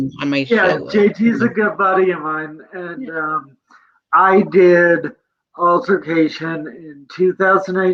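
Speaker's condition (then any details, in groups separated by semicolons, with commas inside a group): Cerebral palsy; present from birth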